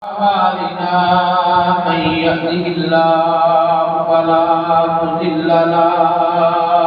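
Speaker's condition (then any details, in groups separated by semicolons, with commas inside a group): No condition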